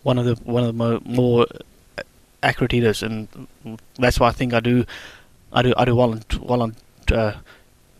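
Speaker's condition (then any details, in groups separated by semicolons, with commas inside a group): Stuttering; onset in childhood, persistent, not expected to go away, accepted around age 21-22; avoided speaking and phone calls while growing up, shy about way of speaking; repeated sounds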